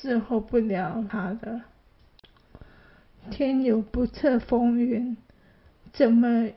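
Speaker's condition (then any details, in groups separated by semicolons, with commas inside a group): ALS; adult onset, hand weakness, arm muscle atrophy, involuntary muscle twitching throughout body, progressive muscle loss; reduced stamina, needs help dressing, brushing teeth, bathing and using phone; slower speech, quieter voice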